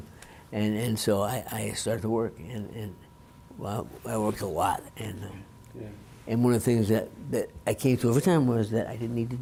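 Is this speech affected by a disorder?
Yes: Parkinson's disease.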